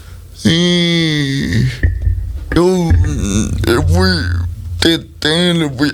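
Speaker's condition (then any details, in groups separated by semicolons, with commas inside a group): Cerebral palsy; speech not normal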